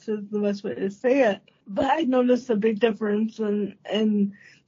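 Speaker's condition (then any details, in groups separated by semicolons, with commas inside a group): Cerebral palsy; uses standing power wheelchair for independent standing, replacing standing frame needing transfer by helper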